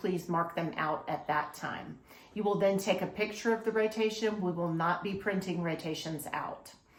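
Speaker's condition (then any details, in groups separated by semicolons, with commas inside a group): No condition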